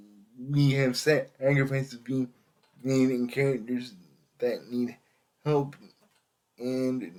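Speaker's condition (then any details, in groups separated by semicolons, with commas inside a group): Cerebral palsy; affects all muscles; able to speak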